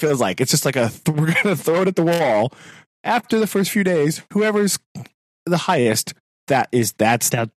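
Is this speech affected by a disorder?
No.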